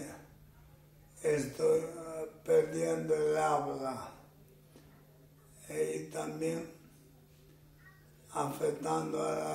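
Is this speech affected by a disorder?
Yes: amyotrophic lateral sclerosis.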